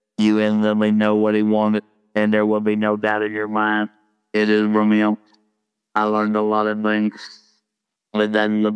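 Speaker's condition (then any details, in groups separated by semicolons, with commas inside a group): Laryngectomy, total laryngectomy with electrolarynx; talking effortful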